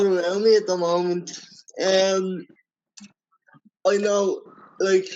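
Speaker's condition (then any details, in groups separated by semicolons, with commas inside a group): Cerebral palsy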